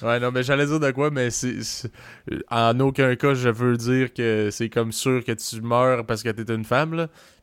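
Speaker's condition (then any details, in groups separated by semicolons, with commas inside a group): No condition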